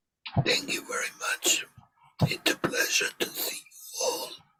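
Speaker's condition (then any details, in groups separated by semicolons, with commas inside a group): Laryngectomy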